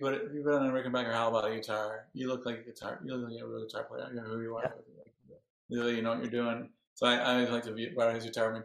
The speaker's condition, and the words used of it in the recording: Parkinson's disease. I sing for like 2 weeks straight before I get my voice back.